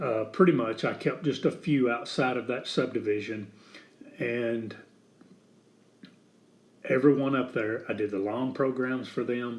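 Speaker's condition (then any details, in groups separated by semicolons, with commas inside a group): No condition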